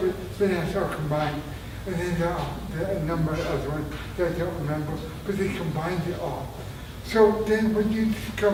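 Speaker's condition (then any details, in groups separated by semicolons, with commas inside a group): Traumatic brain injury; near-fatal injury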